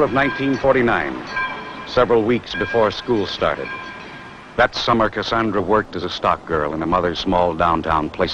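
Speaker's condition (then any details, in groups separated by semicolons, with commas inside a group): No condition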